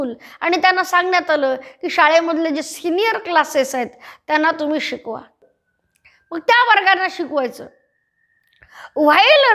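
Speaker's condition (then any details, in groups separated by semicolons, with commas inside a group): No condition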